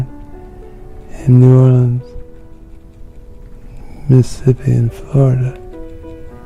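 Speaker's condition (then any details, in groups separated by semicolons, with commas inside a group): Parkinson's disease; early onset, deep brain stimulation in thalamus, two brain surgeries; about 27 years since onset, tremors eliminated by surgery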